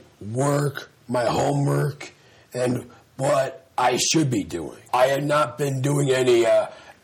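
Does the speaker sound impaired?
Yes: Down syndrome; learning disability; public speaking training through Special Olympics Global Messenger program.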